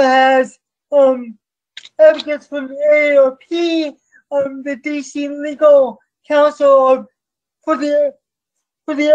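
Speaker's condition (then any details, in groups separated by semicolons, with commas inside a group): Cerebral palsy; from birth, affects movement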